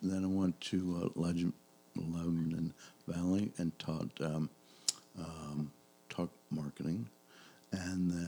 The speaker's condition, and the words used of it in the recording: Aphasia. Like, he knows what he wants to say.